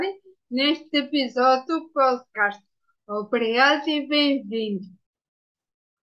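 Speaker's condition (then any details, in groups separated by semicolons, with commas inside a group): Ataxia after brain injury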